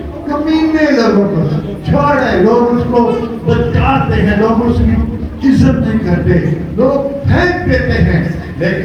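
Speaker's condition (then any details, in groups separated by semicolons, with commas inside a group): No condition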